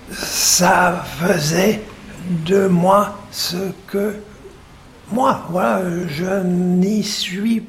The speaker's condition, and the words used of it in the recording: Aphasia. Mais là, je vois que finalement, vous arrivez à oui, dire oui, ce, oui.